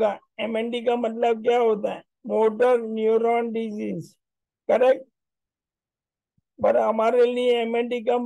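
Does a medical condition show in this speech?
Yes: motor neurone disease; voice strong and loud.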